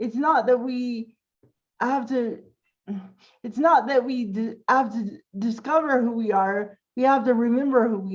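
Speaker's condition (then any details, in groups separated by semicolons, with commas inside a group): Cerebral palsy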